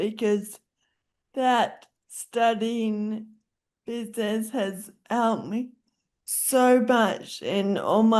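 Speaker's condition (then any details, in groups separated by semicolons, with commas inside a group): Friedreich's ataxia; worsening speech impairment, uses phone to communicate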